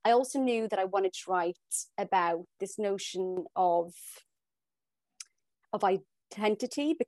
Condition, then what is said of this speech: Stuttering. I trained to be an actress, but because I have a stammer, even though I'd never stammered on stage, in the audition process was excruciating.